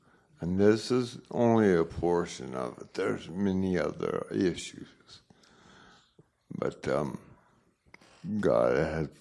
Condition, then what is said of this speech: Stroke. And it left me with an inability to speak intelligibly, and I praise God that even though the equilibrium and balance are a challenge in depth perception